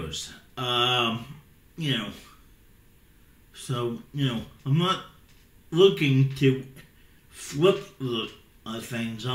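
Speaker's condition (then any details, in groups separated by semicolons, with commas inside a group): Cerebral palsy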